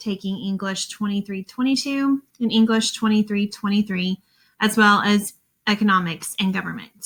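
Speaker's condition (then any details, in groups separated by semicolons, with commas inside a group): No condition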